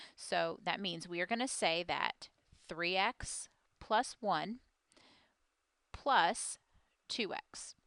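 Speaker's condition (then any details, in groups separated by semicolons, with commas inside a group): No condition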